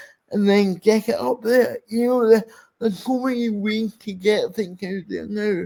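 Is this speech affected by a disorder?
Yes: cerebral palsy; speech impairment.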